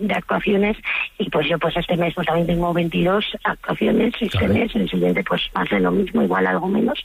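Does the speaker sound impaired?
Yes: vocal fold nodules, bilateral nodules; two nodules on vocal folds, forbidden to sing, propolis-licorice remedy, lozenges, some voice rest; voice broken after five shows Friday to Sunday, about 22 shows this month; hoarse, genuinely broken voice, apologizes for voice, sings Bonnie Tyler or Joaquín Sabina when broken.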